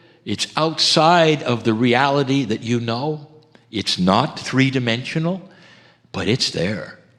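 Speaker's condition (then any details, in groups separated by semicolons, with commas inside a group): No condition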